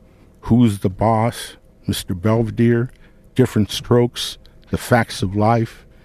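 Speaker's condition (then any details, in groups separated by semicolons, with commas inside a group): No condition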